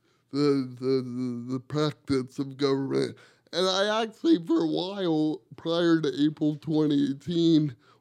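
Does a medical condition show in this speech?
Yes: cerebral palsy; wheelchair user.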